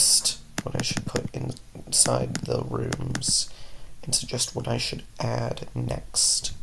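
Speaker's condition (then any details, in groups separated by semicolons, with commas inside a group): No condition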